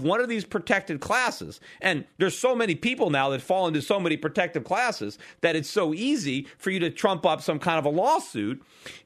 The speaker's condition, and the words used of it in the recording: None; typical speech.